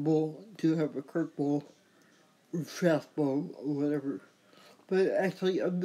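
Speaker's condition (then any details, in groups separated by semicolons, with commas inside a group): Athetoid cerebral palsy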